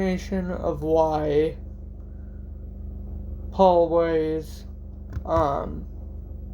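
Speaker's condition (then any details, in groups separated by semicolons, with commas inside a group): Cerebral palsy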